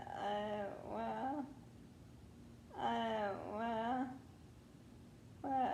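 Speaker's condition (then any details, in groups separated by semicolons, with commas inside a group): Leukodystrophy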